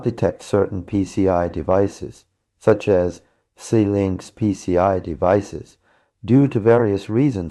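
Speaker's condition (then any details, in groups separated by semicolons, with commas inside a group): No condition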